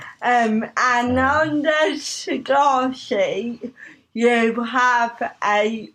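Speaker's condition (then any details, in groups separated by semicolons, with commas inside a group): Cerebral palsy; talks a bit slower than others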